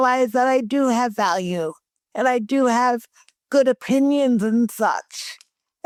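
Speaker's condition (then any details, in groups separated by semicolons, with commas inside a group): Cerebral palsy; present from birth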